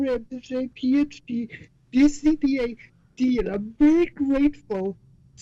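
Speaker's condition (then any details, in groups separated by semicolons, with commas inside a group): Cerebral palsy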